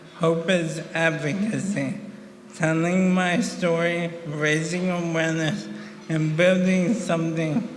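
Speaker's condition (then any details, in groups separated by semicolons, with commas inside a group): ALS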